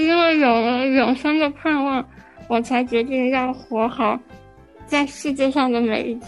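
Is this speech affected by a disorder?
Yes: spinal muscular atrophy; genetic, from birth, most severe type, motor neuron disease, weak and never stood, fully dependent since childhood; age 23, outlived doctors' prediction of not surviving to adulthood.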